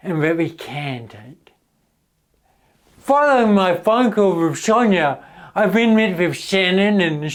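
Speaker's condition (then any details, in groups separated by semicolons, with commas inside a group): Cerebral palsy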